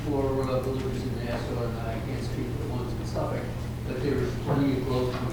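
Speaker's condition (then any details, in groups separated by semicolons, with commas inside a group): No condition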